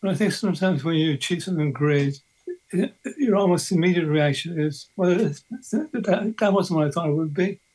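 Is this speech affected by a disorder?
Yes: early onset Parkinson's disease; progressive, diagnosed at 48, DBS two brain leads, chest impulse generator, 3.3 milliamps; voice dramatically hurt, apologises for voice, host understood every word; voice dramatically affected by Parkinson's.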